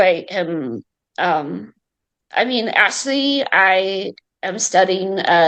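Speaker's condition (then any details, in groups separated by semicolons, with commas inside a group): Cerebral palsy, mild; throat speech surgery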